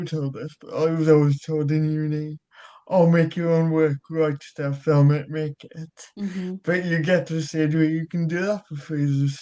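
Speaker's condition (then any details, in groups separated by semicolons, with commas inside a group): Cerebral palsy; childhood surgery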